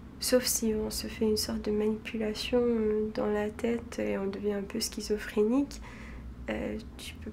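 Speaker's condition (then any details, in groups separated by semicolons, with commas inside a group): No condition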